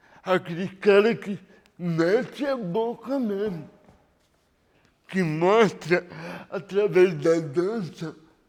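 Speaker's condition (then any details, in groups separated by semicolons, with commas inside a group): Cerebral palsy; lack of oxygen at birth, premature; walks independently after extensive physiotherapy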